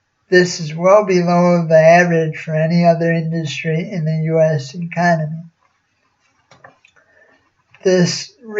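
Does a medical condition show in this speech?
Yes: cerebral palsy.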